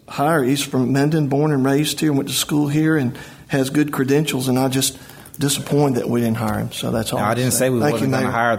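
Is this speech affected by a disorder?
No.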